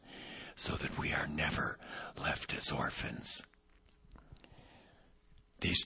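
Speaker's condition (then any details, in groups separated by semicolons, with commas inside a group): Vocal cord paralysis, unilateral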